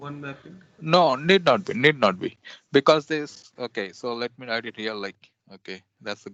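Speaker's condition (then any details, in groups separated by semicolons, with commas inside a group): No condition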